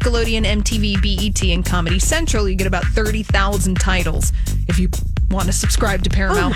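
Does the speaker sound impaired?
No.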